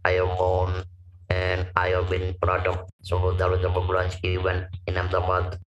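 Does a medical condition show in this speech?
Yes: laryngectomy for vocal cord cancer, stage 4 vocal cord cancer; speaks with electrolarynx; lost natural voice, hoarse then whispering, wrote 3 months, robotic electrolarynx voice, no pitch or emotion.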